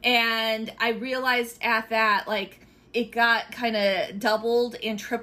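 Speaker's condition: Stuttering; stuttering since childhood, impacts less than dyslexia; age 48; repeated sounds, prolonged sounds

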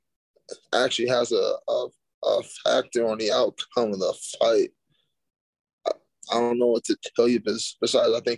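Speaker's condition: Stuttering; not CTE, not caused by combat sports, father also stutters, age 31; speech called slurred by commenters, mistaken for CTE; repeated sounds

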